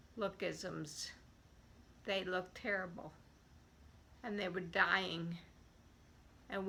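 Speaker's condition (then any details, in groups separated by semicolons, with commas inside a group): Multiple sclerosis; onset around age ten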